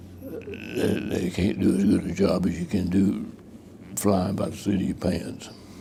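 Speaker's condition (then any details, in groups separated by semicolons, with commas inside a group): Parkinson's disease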